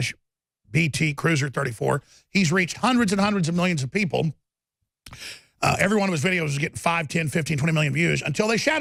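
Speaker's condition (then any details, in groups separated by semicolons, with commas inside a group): No condition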